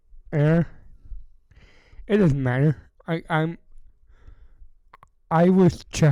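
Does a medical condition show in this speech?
Yes: cerebral palsy.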